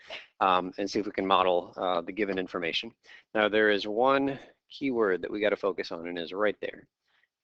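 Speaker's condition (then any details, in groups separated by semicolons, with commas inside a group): No condition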